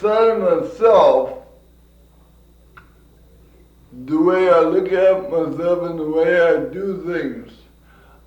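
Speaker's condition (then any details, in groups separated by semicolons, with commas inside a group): Cerebral palsy; from birth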